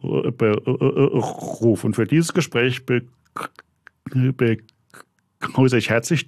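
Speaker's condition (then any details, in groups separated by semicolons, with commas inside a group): Stuttering; stuttering with blocks; block at recording start when saying he stutters; repeated sounds, blocks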